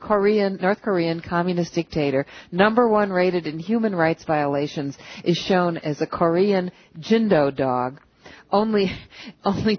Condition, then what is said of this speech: None; typical speech.